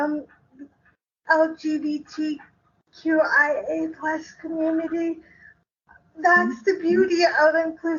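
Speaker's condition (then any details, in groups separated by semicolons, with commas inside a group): Cerebral palsy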